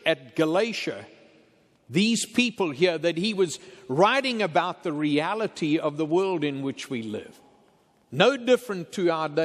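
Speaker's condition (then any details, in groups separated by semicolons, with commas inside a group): No condition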